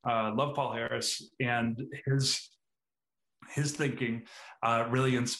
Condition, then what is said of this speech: Stuttering. And with the more confidence that I got, the more control I was able to have over my stuttering.